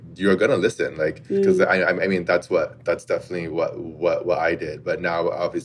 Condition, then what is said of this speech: Stuttering. So I speak very, very clearly and I speak very proudly because it's something that I've worked from 12 years ago to now that